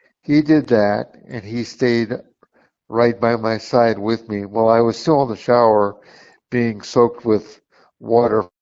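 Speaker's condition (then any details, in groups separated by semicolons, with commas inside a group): Cerebral palsy; since birth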